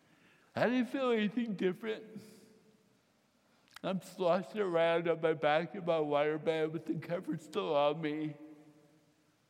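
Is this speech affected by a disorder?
Yes: cerebral palsy, mild; can't speak right, voice hard to understand, must preface phone calls with strangers.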